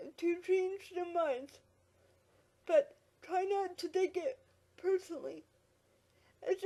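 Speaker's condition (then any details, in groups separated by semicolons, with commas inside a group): Quadriplegic cerebral palsy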